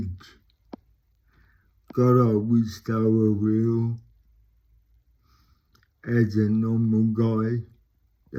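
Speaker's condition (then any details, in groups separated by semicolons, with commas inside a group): Cerebral palsy; talks slowly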